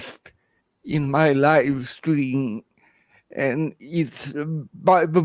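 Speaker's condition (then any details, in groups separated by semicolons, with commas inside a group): Cerebral palsy, severe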